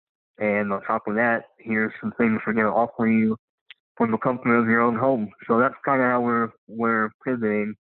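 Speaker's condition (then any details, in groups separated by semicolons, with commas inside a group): Cleft lip and palate; congenital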